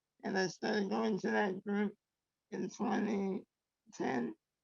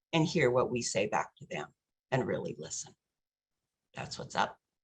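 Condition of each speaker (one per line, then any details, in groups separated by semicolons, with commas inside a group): Traumatic brain injury
No condition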